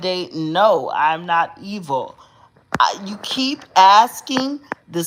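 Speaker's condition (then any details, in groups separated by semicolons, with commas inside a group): Cerebral palsy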